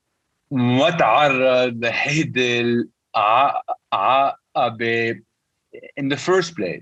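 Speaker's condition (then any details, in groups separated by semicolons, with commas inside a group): Stuttering; present since at least teenage years; stutter noticeable, joking about it helps listeners understand why speech sounds that way; repeated sounds, blocks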